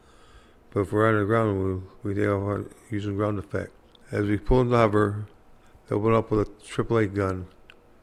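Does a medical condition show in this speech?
Yes: Parkinson's; Parkinson's attributed to Agent Orange exposure during Vietnam service, walking affected; hard time walking and talking; speech very significantly affected.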